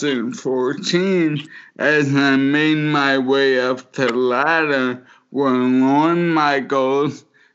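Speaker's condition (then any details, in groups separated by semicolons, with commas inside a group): Motor neuron disease; can no longer dance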